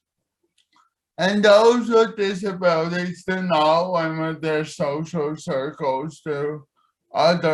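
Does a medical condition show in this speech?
Yes: cerebral palsy.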